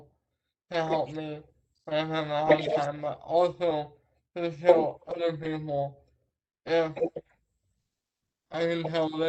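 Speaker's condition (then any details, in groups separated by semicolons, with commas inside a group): Traumatic brain injury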